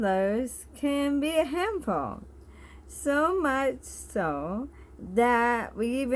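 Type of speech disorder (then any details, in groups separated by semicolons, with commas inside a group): Bulbar dysarthria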